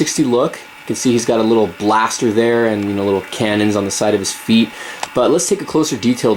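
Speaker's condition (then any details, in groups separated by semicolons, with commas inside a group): No condition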